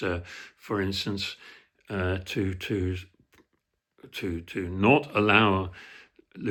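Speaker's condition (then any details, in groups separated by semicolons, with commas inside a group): No condition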